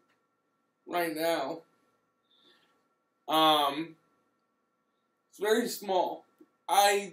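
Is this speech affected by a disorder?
Yes: cerebral palsy.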